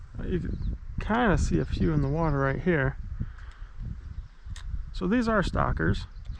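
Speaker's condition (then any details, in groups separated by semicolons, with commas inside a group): No condition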